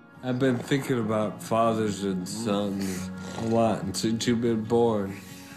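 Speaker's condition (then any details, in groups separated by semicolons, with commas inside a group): ALS; lost voice, speaks via computer with banked synthetic voice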